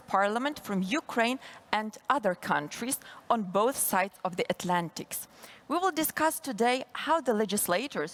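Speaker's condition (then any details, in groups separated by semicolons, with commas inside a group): No condition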